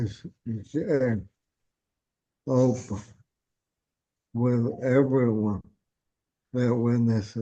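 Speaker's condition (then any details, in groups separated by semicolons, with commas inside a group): ALS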